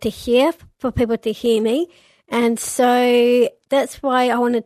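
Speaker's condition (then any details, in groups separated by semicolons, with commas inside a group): Down syndrome; lifelong, since birth; age 39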